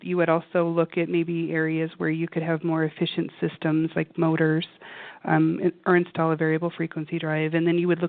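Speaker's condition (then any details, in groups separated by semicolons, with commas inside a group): No condition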